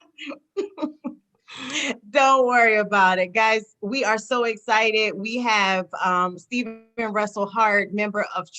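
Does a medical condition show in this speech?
No.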